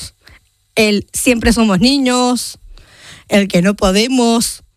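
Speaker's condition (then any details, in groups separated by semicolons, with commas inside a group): Down syndrome; genetic condition, since birth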